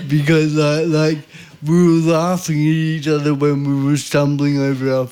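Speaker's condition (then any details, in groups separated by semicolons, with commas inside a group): Cerebral palsy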